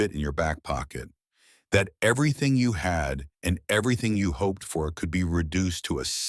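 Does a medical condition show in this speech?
No.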